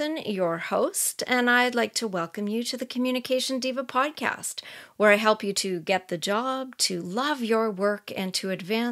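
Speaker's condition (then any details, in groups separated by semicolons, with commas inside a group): No condition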